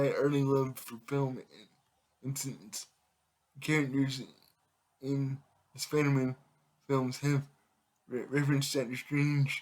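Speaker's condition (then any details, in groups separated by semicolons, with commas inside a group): Cerebral palsy; able to speak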